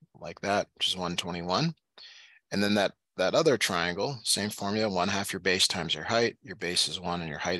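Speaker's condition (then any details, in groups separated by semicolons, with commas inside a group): No condition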